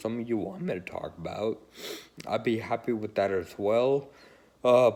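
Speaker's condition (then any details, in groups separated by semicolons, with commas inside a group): Friedreich's ataxia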